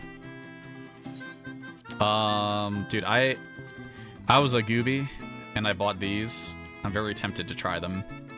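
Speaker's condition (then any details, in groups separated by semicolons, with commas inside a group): No condition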